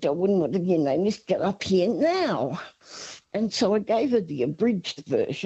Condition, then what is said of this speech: Parkinson's disease. Because sometimes with my Parkinson's, my hands don't work as quick as my brain, and sometimes my words get me into lots of trouble.